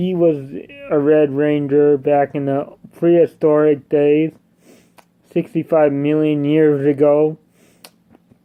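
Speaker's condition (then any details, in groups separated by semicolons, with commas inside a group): Cerebral palsy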